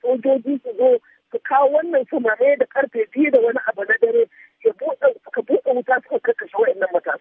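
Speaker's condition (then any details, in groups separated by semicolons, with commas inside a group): No condition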